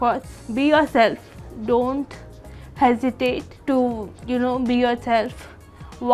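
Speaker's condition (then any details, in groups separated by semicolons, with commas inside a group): Cerebral palsy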